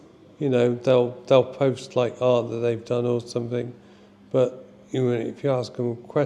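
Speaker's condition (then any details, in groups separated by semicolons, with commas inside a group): Motor neurone disease; ALS type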